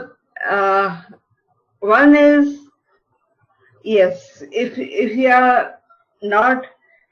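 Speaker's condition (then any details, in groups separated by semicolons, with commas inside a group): Cerebral palsy; mild speech problem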